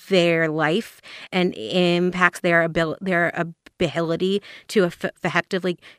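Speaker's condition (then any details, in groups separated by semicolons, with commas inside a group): Stuttering; childhood onset at age 8 in third grade, came on very fast, genetic, grandfather stutters, childhood speech pathologist; still stutters; at onset very long tense silent blocks, not typical repetitions, could not get sounds out; repeated sounds, prolonged sounds, blocks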